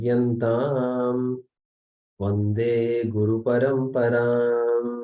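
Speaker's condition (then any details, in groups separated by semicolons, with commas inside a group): No condition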